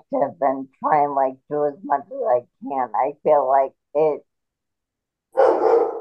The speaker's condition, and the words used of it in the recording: Ataxia. So everything that like the cerebellum controls, like all muscle movement, speech, like eye movement, everything